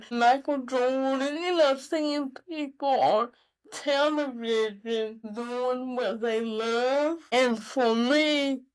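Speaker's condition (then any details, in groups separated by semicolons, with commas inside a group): Cerebral palsy; mild form; could not always articulate well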